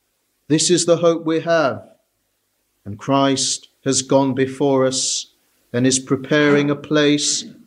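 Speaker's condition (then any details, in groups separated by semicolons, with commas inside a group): No condition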